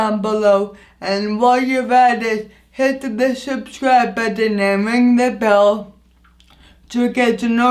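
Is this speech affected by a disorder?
Yes: anoxic brain injury; injury affects voice.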